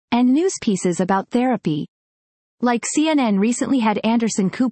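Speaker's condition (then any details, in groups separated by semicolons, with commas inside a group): No condition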